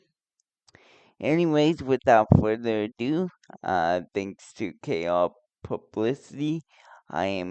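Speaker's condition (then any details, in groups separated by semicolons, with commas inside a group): Cerebral palsy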